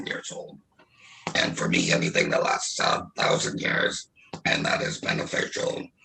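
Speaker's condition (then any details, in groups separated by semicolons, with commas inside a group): Laryngectomy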